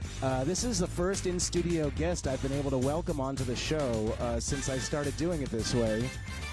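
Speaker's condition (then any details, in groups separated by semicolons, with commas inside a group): No condition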